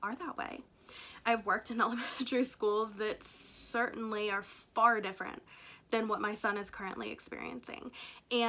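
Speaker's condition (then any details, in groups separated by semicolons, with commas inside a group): No condition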